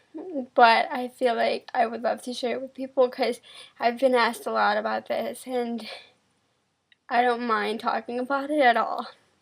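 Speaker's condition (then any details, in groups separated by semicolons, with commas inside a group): Cerebral palsy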